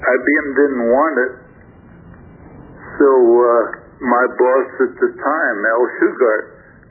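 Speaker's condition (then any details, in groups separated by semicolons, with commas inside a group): Stroke affecting throat muscles; listener says speech sounds fine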